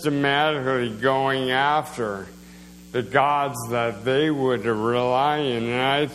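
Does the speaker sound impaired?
Yes: slowed speech, swallowing problems; very minimal advancement.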